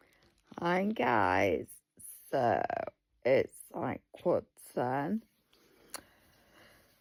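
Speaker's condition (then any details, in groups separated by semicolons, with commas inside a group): Multiple sclerosis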